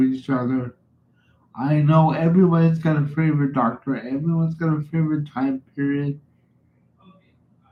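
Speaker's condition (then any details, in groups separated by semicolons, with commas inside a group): Cerebral palsy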